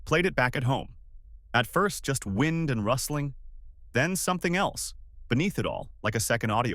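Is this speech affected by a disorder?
No.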